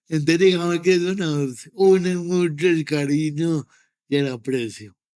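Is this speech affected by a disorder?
Yes: cerebral palsy.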